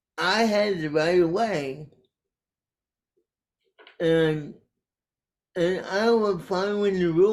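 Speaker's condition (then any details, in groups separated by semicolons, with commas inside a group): Cerebral palsy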